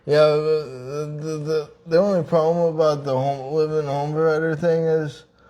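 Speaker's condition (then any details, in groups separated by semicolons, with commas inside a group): Traumatic brain injury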